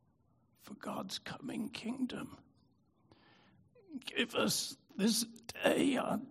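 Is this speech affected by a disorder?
Yes: spasmodic dystonia; brain disorder.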